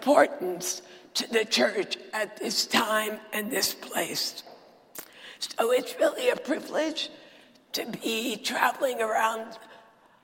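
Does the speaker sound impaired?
Yes: dysphonia; still preaches with this voice.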